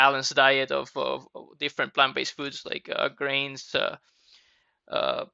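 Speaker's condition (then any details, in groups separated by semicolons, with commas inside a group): No condition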